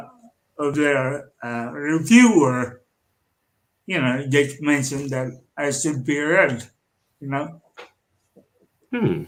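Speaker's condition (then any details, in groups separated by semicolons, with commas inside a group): Cerebral palsy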